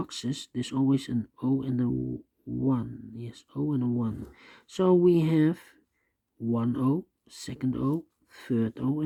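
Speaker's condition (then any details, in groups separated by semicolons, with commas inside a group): No condition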